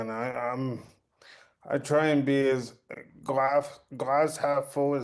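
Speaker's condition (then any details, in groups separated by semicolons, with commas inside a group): Cerebral palsy; since birth, birth complications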